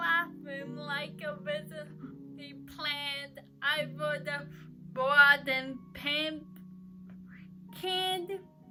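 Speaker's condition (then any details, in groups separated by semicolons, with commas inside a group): Cerebral palsy; uses crutches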